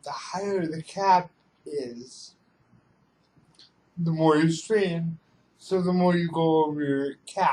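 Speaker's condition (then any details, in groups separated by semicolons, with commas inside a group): Cerebral palsy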